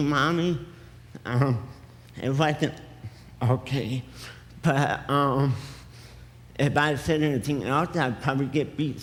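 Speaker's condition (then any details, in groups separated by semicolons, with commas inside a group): Cerebral palsy; affects speech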